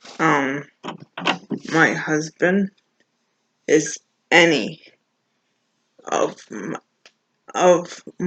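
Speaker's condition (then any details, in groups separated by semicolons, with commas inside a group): Cerebral palsy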